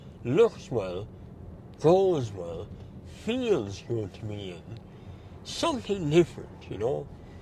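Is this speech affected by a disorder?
Yes: mouth cancer surgery.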